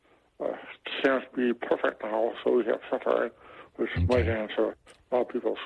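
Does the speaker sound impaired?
Yes: speech impediment due to Abilify; medication-induced speech impediment, caused by Abilify; tries hard to be understood.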